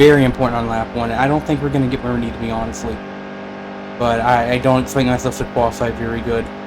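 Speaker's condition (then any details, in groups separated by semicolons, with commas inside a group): No condition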